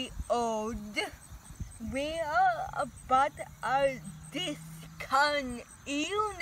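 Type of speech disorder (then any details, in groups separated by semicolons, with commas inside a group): Apraxia of speech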